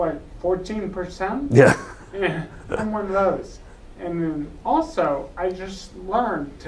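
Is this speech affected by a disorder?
Yes: multiple sclerosis.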